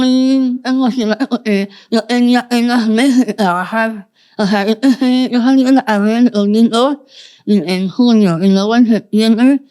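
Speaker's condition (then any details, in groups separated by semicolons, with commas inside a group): Moebius syndrome, congenital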